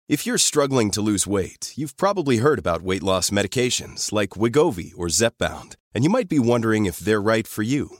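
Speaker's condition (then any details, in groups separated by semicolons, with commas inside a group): No condition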